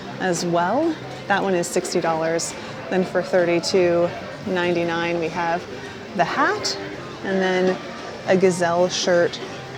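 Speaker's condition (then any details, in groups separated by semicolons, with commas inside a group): No condition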